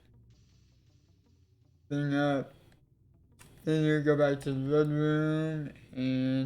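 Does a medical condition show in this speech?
Yes: cerebral palsy; affects legs.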